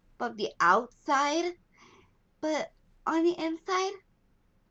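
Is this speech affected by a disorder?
Yes: Down syndrome; lifelong.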